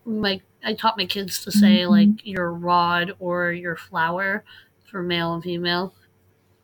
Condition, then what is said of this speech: Cleft palate. All you're going to hear is me, like, wheezing or breathing heavy.